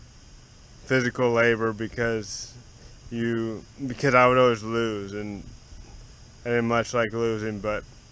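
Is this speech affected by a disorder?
Yes: cerebral palsy.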